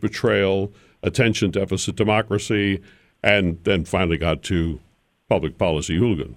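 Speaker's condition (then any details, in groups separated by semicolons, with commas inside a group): No condition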